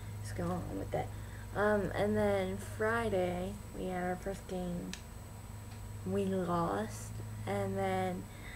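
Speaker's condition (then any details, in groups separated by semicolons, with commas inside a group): Cerebral palsy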